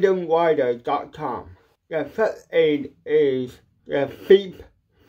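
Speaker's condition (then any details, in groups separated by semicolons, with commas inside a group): Cerebral palsy; mild, ataxic type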